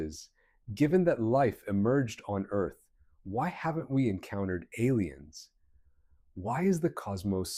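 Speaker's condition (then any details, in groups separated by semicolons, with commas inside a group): No condition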